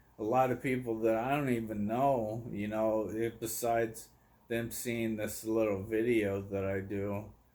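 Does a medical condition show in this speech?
Yes: ALS.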